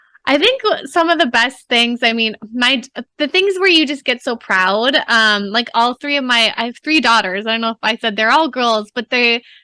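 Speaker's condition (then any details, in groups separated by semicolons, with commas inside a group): No condition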